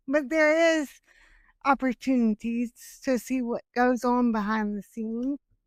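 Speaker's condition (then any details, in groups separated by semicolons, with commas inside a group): Cerebral palsy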